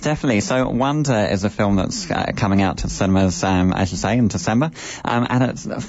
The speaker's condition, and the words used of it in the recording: Cleft palate. I say ironic because, given the condition that you have, but you speak beautifully.